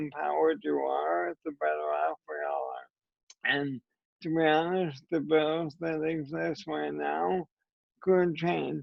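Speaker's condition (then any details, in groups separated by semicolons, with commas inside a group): ALS; weak voice, speaking tires within five minutes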